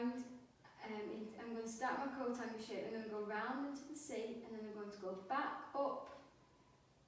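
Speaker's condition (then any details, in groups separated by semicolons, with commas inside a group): No condition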